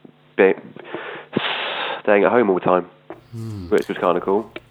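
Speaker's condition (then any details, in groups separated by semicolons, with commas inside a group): Stammer; still present at 32; still has stammer at 32; stammered ordering a beer on First Dates TV show, date finished words, spoke over; prolonged sounds, blocks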